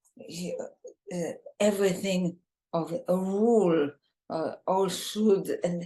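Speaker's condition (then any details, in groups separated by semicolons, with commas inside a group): ALS, bulbar form, bulbar onset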